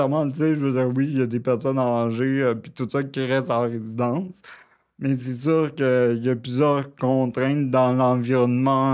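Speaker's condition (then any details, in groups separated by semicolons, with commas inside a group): Cerebral palsy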